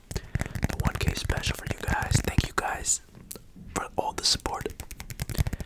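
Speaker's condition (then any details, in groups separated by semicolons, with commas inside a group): No condition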